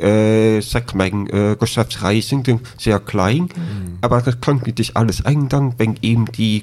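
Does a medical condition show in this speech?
Yes: deafness with cochlear implant, congenital deafness; born deaf, no hearing until age 13, cochlear implant surgery at 13, lip reading; hardly spoke before implant, 3-4 years relearning speech and hearing, raised orally, no sign language.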